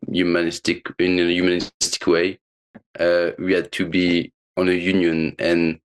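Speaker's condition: No condition

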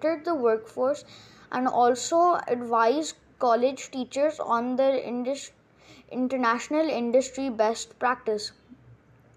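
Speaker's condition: No condition

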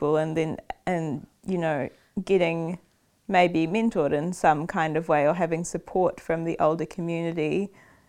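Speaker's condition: No condition

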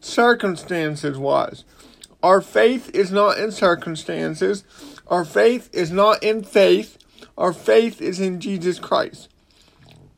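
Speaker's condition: Cerebral palsy; walks with a limp

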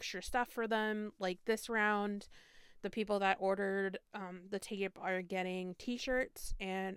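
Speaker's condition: No condition

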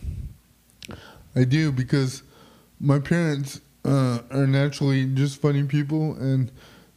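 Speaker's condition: Quad spastic cerebral palsy, spastic quadriplegic; spastic laughter

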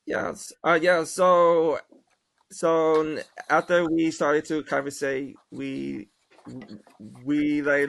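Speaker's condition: Stuttering; attended National Stuttering Association conferences many times; repeated words, prolonged sounds

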